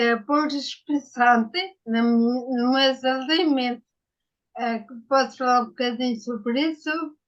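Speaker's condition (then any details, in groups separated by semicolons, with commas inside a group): Ataxia; ataxia after brain injury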